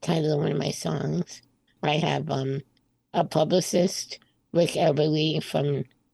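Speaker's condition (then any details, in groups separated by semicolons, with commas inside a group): Spinal muscular atrophy type 2; hard time talking before medication, breathing, speaking, singing now stronger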